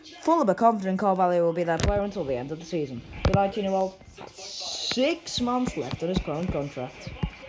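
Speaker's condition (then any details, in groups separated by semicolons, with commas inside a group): No condition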